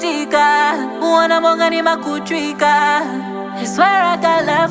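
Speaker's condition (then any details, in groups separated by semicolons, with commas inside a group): No condition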